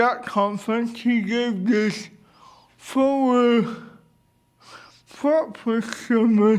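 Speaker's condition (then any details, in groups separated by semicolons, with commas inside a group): Cerebral palsy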